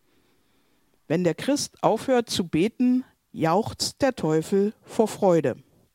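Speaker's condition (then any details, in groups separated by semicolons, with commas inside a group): No condition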